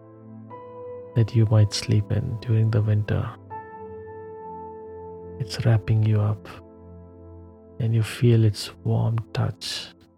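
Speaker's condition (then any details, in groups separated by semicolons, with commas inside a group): No condition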